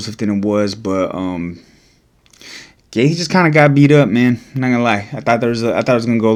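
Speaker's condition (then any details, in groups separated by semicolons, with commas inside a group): No condition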